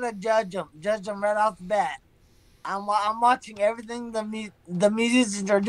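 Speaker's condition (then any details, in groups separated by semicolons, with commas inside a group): Severe traumatic brain injury; severe, traumatic cause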